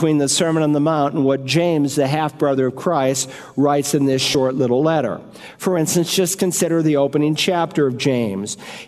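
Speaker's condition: No condition

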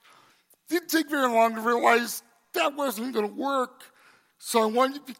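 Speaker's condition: Cerebral palsy; congenital

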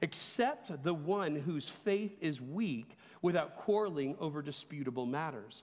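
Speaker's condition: No condition

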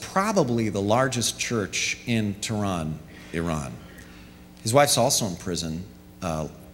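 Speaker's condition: No condition

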